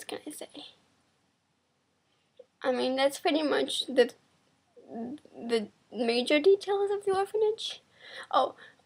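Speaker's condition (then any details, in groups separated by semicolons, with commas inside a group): Cerebral palsy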